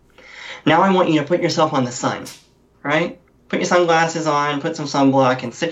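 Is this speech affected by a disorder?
Yes: cleft lip and palate; congenital cleft lip and palate; different, more nasal-sounding voice due to cleft, talks differently.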